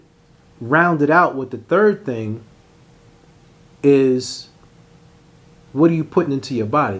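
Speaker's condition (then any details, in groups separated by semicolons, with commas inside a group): No condition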